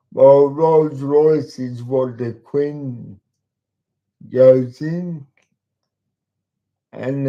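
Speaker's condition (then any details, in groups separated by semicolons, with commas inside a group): Cerebral palsy; talks slowly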